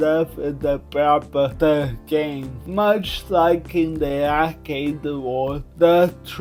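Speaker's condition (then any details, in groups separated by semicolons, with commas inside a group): Cerebral palsy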